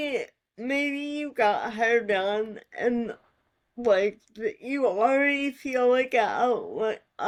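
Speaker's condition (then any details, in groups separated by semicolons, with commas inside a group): Cerebral palsy; voice affected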